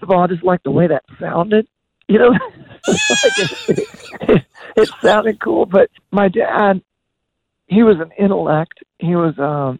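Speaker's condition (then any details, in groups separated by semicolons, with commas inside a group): Voice disorder; progressive voice disorder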